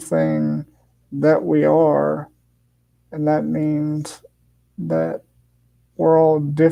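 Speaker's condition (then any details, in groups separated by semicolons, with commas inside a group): Cerebral palsy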